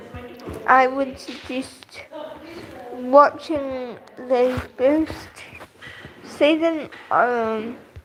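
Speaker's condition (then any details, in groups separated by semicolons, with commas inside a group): Cerebral palsy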